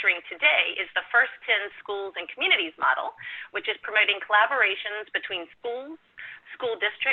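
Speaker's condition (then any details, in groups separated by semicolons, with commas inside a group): No condition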